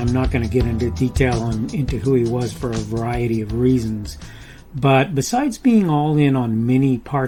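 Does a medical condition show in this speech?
No.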